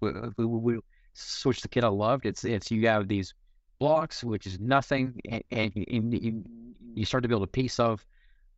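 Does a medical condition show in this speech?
Yes: stuttering; stutters in conversation, disfluencies may sound like audio buffering; here repeated sounds.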